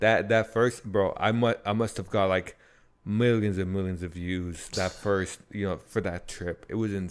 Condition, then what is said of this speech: Stuttering. Because I stutter a lot. My words don't come out as fluently as I'd like to.